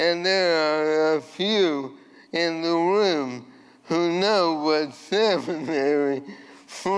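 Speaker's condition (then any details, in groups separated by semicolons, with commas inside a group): ALS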